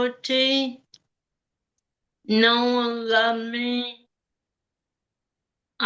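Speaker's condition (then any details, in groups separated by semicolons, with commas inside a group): Cerebral palsy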